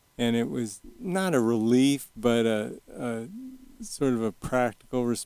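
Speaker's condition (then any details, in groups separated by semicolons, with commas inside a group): Early onset Parkinson's, young onset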